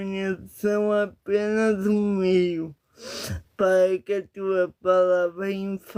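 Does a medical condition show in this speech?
Yes: paralysis.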